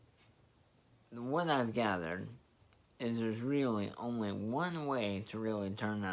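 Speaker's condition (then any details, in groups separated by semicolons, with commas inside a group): Spastic diplegia cerebral palsy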